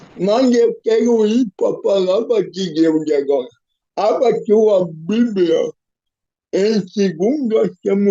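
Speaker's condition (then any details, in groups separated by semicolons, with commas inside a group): Cerebral palsy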